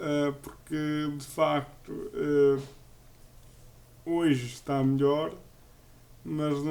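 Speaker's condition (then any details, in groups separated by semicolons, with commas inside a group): Cerebral palsy; uses a wheelchair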